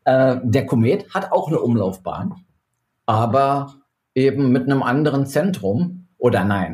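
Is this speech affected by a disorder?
No.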